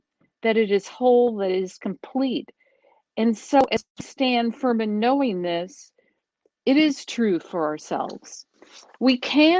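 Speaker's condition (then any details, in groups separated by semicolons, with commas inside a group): No condition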